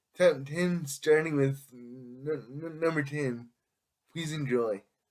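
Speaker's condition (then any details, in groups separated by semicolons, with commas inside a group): Cerebral palsy; able to speak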